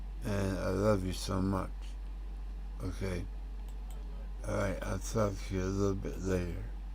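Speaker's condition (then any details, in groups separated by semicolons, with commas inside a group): Tongue cancer; tongue tumor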